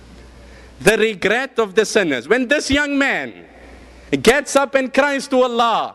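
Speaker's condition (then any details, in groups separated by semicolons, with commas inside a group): No condition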